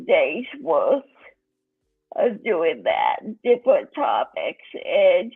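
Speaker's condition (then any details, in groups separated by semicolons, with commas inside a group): Cerebral palsy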